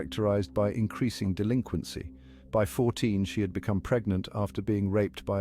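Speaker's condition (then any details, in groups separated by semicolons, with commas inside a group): No condition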